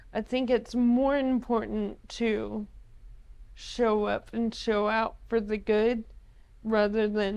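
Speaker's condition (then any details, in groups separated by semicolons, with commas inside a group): ALS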